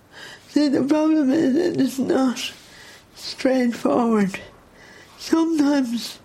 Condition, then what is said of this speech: Cerebral palsy. To repeat it, or you realise they don't know, or you realise you're not getting through because of your speech impediment.